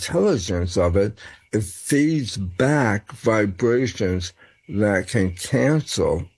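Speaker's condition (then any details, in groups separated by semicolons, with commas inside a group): Tongue cancer; slurred speech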